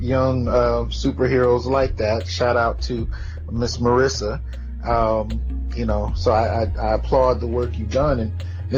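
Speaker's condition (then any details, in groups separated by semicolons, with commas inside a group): No condition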